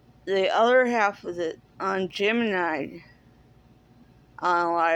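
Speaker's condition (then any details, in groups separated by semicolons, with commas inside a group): Cerebral palsy; speaks differently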